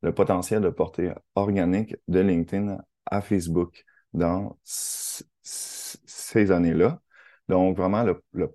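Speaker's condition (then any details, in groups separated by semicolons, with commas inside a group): Stuttering; lives with stuttering, speech blocks at times; warns listeners speech may block during recording; attributed by speaker to capricious vocal cords; repeated words, prolonged sounds, blocks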